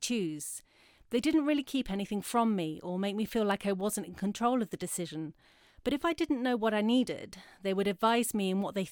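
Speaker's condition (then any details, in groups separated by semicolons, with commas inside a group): No condition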